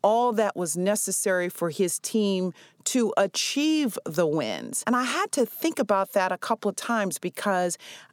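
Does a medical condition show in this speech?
No.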